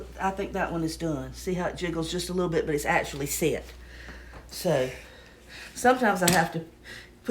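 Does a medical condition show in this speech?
No.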